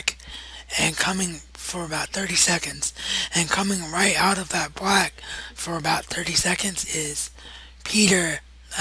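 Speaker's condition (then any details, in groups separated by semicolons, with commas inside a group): Cerebral palsy; wheelchair bound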